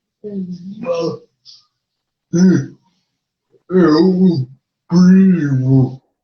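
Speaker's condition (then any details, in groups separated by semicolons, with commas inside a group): Cerebral palsy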